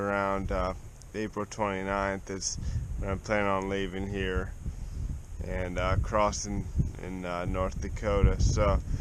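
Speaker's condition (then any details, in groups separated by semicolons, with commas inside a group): Cerebral palsy; spastic, affects walking and legs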